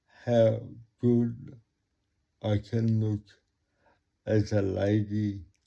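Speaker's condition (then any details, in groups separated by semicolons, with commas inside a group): Cerebral palsy; talks slowly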